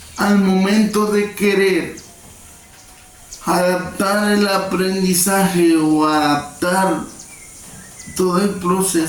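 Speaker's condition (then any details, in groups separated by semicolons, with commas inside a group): Cerebral palsy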